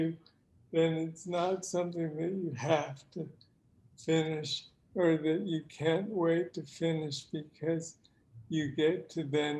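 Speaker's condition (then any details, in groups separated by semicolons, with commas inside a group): Parkinson's disease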